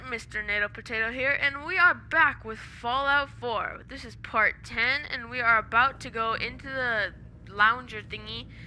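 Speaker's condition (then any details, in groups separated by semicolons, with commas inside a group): No condition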